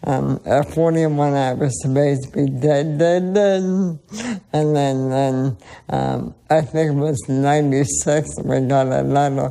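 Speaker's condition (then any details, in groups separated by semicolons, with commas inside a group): ALS; over 25 years since onset, uses cannabis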